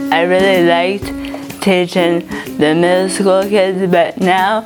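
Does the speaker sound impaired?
Yes: traumatic brain injury; significant traumatic brain injury, hit by speeding driver turning left, not breathing until CHP tilted head; after hospital release, TBI services through Dignity Health's program; obvious speech impediment.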